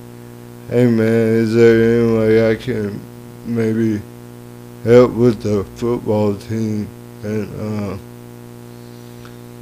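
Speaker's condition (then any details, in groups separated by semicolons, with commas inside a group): Cerebral palsy; lifelong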